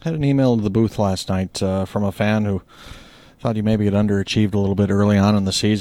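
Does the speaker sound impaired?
No.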